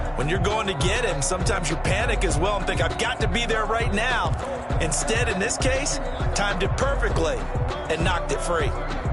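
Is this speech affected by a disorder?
No.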